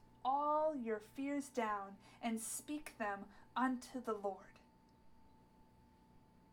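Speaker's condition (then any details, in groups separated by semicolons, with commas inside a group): No condition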